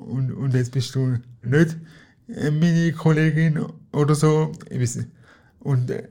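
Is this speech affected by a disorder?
Yes: cerebral palsy; cerebral palsy from birth, physical not cognitive, wheelchair user, moved on knees as child.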